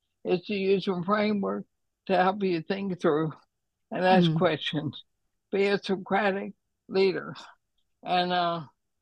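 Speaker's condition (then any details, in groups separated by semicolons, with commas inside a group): ALS; hands affected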